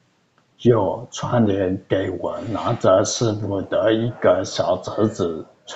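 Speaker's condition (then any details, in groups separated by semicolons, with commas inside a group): Cerebellar atrophy; sudden onset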